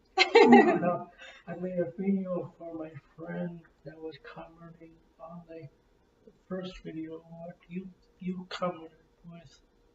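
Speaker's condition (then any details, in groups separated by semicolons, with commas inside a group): Cerebral palsy; from birth or womb, arm spasms; arm spasms, milder than others with it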